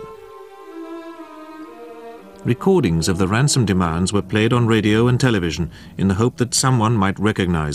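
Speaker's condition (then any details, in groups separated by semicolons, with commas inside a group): No condition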